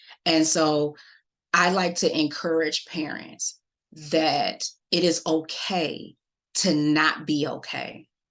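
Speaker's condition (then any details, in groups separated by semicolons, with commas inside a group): No condition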